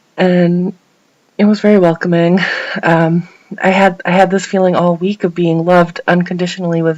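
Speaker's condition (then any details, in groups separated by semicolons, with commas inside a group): No condition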